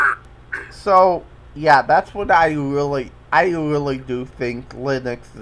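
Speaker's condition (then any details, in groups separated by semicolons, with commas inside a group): Cerebral palsy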